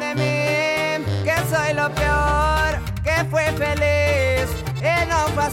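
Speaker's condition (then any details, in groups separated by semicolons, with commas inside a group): No condition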